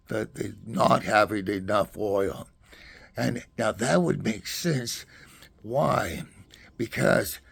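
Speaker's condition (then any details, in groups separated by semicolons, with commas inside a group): Parkinson's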